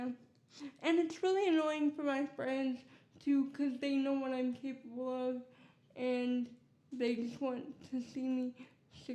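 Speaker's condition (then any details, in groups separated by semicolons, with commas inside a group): Cerebral palsy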